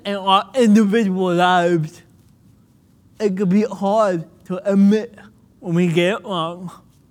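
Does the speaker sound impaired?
Yes: cerebral palsy; birth oxygen loss, cord around neck, spasms, limited body control, motor deficits, childhood physical, occupational therapy; speaking a little difficult, more difficult when nervous, listeners may need to rewind.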